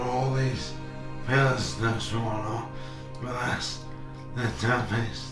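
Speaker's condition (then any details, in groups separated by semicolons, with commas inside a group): Motor neurone disease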